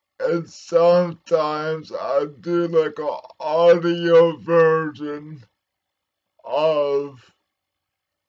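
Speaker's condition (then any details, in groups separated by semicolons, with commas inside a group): Cerebral palsy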